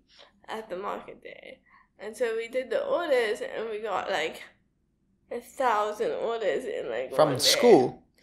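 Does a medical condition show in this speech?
Yes: cerebral palsy; speech not very clear.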